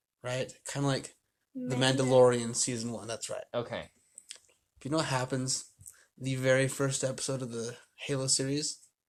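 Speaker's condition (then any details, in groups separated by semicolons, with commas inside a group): No condition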